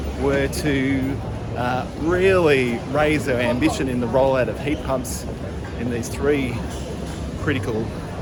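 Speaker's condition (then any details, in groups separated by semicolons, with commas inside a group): No condition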